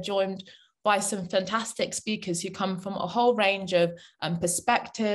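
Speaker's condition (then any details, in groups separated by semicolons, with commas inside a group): No condition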